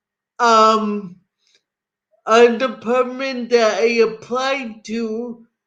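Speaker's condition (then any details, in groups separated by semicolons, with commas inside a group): Cerebral palsy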